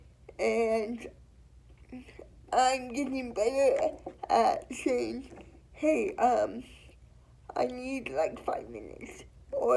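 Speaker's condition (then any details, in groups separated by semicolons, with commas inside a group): Cerebral palsy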